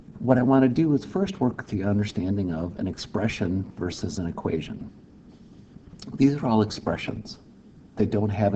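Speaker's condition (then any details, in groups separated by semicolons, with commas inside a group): No condition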